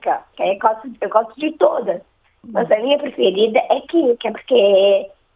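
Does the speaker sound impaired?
Yes: Down syndrome; already talking when small, began stuttering after 2.5-year move to Germany, development somewhat delayed.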